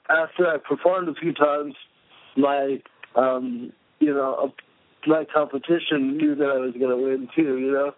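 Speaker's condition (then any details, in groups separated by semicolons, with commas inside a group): Cerebral palsy; visible to casting agents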